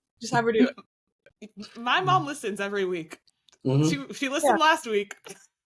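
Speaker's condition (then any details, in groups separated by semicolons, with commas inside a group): No condition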